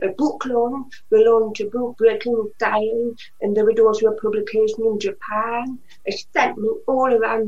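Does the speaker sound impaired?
Yes: Usher syndrome (deafblindness), profoundly deaf since birth; genetic, progressive, profoundly deaf from birth, tunnel vision noticed at age 9, cochlear implants after 30 years; 5% vision in both eyes, uses cane, hears via cochlear implants, sometimes removes them.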